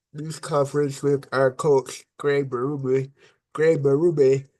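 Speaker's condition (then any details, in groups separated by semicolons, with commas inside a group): Cerebral palsy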